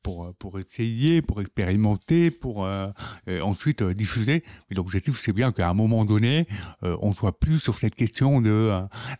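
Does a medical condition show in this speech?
Yes: profound deafness from birth; profound congenital deafness, behind-the-ear hearing aids, cued speech (LPC), sign language learned later, younger sister also deaf; perceives sounds, half lipreading half hearing, must see speaker, group talk tiring, video relay centre for calls.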